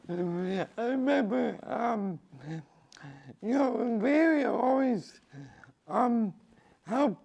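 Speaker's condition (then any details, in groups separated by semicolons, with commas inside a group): Cerebral palsy; from birth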